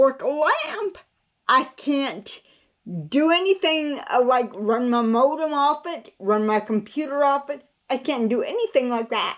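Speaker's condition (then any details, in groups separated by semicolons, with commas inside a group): Cerebral palsy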